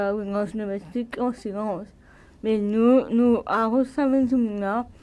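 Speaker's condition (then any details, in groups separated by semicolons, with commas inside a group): Cerebral palsy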